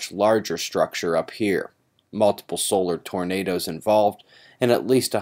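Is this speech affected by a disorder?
No.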